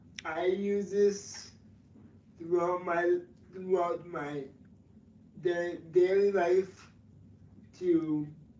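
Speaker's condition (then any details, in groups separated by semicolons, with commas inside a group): Cerebral palsy; from birth, affects legs; limited hand use, voice-controlled assistive technology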